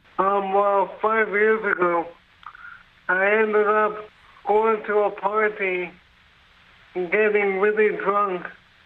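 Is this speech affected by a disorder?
Yes: brain injury, severe; speech difficulty.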